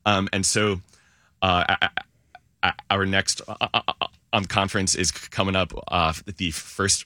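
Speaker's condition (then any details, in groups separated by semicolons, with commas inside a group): Stuttering; stuttering since age three or four, parents did not stutter; 15 to 20 years of therapy, avoidance reduction therapy, National Stuttering Association member, calls in to radio; core stutter small elongation, avoidance behaviors, arm tapping, fillers, fake stutter turns real, some words fluent; prolonged sounds, blocks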